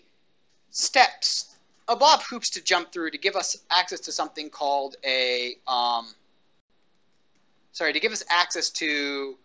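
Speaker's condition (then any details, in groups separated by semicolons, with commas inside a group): No condition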